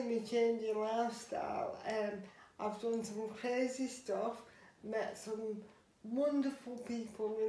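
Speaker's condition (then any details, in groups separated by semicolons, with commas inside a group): Cerebral palsy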